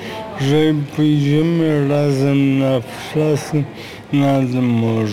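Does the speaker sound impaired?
Yes: aphasia; acquired after accident, severe brain injury, prolonged unconsciousness, 1% survival odds, whole body paralysed after waking; age 39, right-sided weakness, walks with crutch, pool treatments at Lądek-Zdrój, earlier rehabilitation in Konstancin; no speech for about five years after regaining consciousness.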